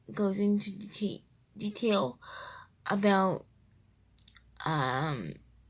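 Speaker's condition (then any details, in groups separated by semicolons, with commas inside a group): Cerebral palsy, triplegia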